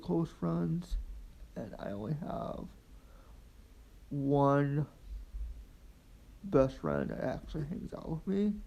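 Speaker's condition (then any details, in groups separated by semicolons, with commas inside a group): Quadriplegic cerebral palsy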